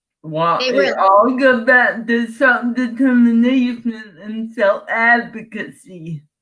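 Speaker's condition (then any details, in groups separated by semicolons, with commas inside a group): Cerebral palsy; from birth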